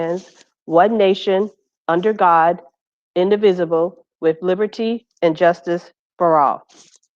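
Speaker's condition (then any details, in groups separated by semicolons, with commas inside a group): No condition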